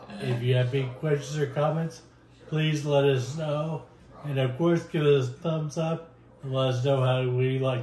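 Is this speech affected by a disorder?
Yes: Friedreich's ataxia.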